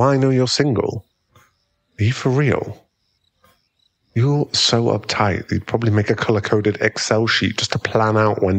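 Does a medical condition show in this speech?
No.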